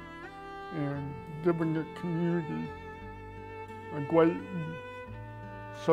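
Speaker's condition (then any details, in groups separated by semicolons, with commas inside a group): Cerebral palsy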